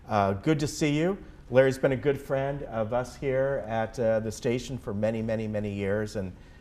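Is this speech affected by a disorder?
No.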